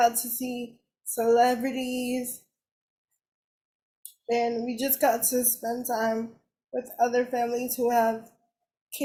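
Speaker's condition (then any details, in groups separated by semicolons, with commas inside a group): Cerebral palsy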